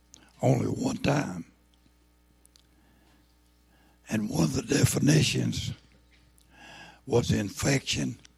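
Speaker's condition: Throat cancer, lost vocal cord

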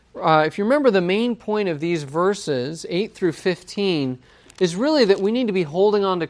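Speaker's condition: No condition

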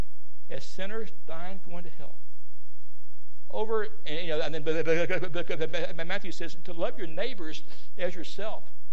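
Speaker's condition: Stuttering; stutter as usual way of talking, recent neck surgery; throat may get scratchy during talk, Halls lozenges at hand; worse when unwell, mistaken for stroke by Life Squad paramedics; blocks

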